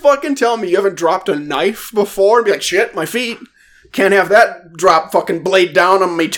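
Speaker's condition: No condition

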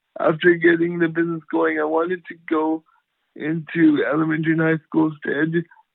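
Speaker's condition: Cerebral palsy; from birth, lifelong, power wheelchair, cannot walk, only left hand usable; in 20s, swimming as therapy, needs two support workers for swimming; uses voice very well, Siri voice texting on iPhone works with practice, sometimes misrecognized words

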